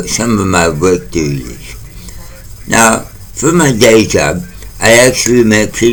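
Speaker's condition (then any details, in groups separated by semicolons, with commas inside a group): Mouth cancer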